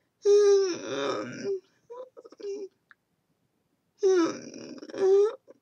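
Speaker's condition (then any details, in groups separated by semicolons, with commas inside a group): Cerebral palsy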